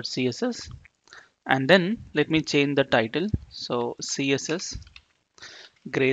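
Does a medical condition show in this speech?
No.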